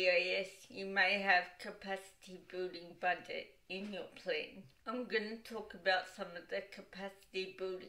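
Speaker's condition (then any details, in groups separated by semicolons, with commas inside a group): Cerebral palsy, dystonic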